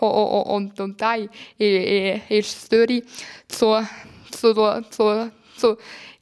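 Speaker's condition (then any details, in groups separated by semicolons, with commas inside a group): Stuttering; since childhood, cause unknown, possibly a blow or vaccination, acupuncture tried with little benefit; age 15, in stuttering therapy with Alfred Beiler, therapy helping; worse when nervous during talks or reading aloud, more pauses, hard blocks; repeated sounds, repeated words, prolonged sounds, blocks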